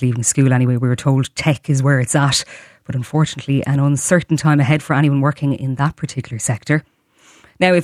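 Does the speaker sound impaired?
No.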